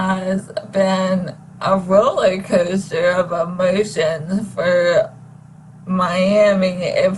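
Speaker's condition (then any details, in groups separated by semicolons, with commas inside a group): ALS; no ventilator needed yet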